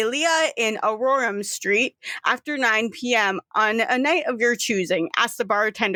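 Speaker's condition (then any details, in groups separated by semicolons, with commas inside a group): No condition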